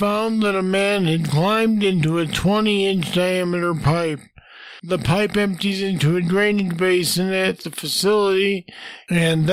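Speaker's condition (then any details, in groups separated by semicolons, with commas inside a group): Parkinson's disease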